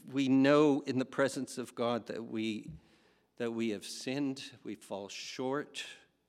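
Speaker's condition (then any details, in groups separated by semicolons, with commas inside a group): No condition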